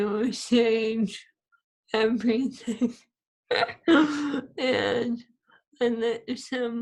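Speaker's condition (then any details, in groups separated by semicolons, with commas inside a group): ALS; swallowing lost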